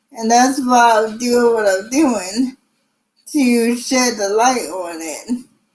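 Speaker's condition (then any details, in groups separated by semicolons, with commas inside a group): Cerebral palsy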